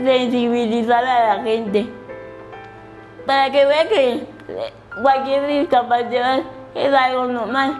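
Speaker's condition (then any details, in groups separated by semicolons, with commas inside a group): Cerebral palsy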